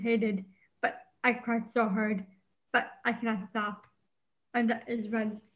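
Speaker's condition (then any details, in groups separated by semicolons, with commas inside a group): Down syndrome; congenital, stutter; brought out by anxiety, learned to control stutter for public speaking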